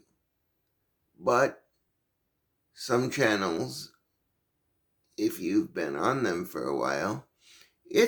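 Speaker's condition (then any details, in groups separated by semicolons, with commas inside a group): Cerebral palsy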